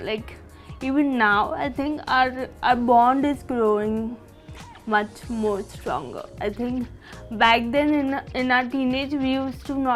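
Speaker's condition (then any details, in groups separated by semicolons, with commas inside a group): Cerebral palsy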